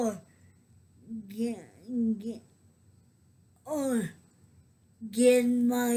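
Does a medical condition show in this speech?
Yes: cerebral palsy.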